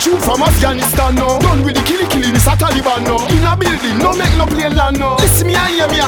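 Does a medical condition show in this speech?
No.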